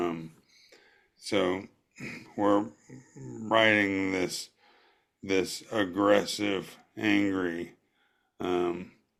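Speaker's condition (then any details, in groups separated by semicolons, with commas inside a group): ALS; about ten years, very slow progression, finger movement retained; voice retained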